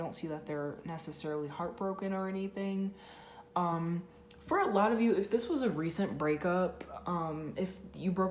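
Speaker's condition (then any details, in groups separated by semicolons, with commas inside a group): No condition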